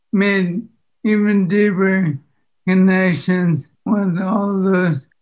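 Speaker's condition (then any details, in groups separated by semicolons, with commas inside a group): ALS; diagnosed in Kansas, losing ability to use muscles; speech has declined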